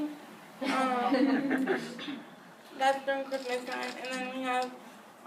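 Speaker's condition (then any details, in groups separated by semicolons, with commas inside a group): Cerebral palsy; spastic quadriplegic, wheelchair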